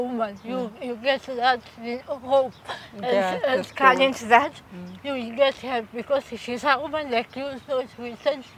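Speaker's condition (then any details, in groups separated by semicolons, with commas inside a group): Cerebral palsy; from birth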